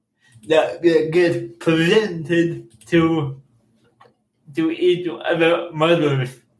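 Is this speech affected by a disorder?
Yes: cerebral palsy; speech impairments, speech therapy from age seven with jeff in orlando, school speaking device declined.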